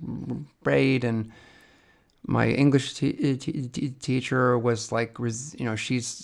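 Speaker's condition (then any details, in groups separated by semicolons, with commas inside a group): Stuttering; persistent adult stutter since childhood, fluency shaping then acceptance therapy, permanently worse after harsh therapist; aims to stutter better, deliberate stutters, prolongations, repetitions, recent ADHD diagnosis, medication helps notice own stuttering; blocks, lip modification to conceal stutter, very slow clinic speech fluent but rejected; repeated sounds, prolonged sounds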